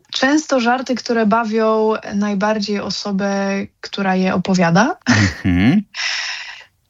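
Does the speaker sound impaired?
No.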